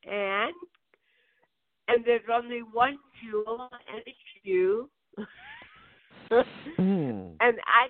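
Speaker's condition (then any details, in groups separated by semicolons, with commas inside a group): Cerebral palsy; birth onset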